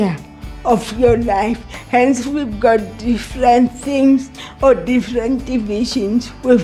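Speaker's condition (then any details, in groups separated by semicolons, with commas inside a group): Cerebral palsy; moderate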